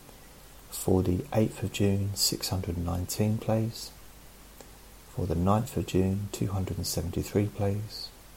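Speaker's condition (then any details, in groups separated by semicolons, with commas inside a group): No condition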